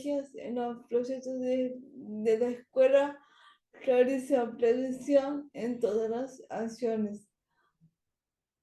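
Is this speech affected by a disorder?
Yes: cerebral palsy; speech not very good.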